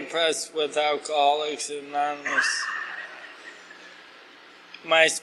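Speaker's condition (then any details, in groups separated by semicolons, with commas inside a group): ALS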